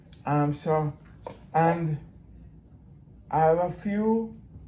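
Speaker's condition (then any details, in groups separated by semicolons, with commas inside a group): Brain injury; in brain injury rehab facility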